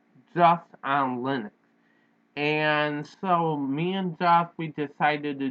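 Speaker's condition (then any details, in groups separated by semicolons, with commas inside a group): Cerebral palsy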